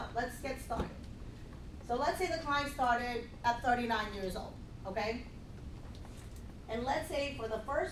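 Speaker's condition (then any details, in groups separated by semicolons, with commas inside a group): No condition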